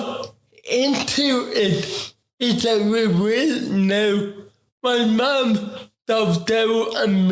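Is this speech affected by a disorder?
Yes: ataxic cerebral palsy; affects talking.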